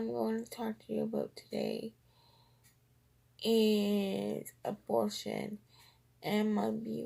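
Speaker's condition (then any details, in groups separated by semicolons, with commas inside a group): Cerebral palsy, triplegia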